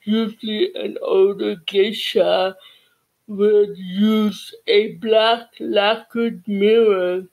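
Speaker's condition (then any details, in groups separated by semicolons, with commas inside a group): Cerebral palsy; childhood speech therapy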